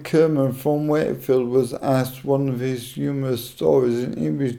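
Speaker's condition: Motor neuron disease; three-monthly breathing tests

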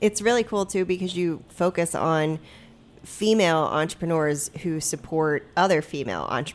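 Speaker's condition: No condition

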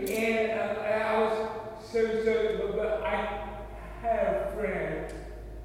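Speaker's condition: Cerebral palsy; much improved

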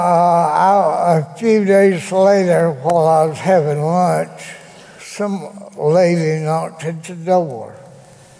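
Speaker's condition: Cerebral palsy; present from birth

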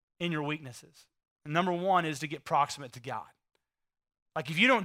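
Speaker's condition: No condition

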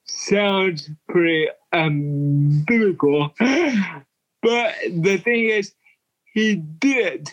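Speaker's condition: Cerebral palsy; wheelchair user

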